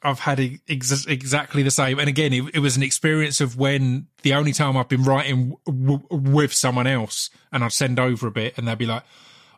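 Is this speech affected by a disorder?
Yes: stammer; stutter, unnoticed during rapping and spoken word years, noticed with radio show and podcast, works with STAMMA; stuttered occasionally live on terminal, emotionally immersive track lacking tight driven rhythmic pattern; here repeated sounds.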